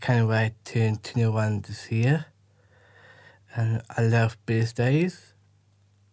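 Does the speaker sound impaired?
Yes: Down syndrome; 20-year-old man; speech not always clear, word-finding difficulty, helped when listeners wait.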